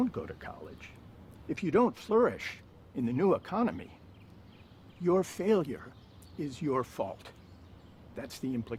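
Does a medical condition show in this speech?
No.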